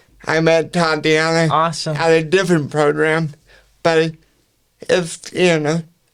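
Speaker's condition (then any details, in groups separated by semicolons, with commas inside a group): Cerebral palsy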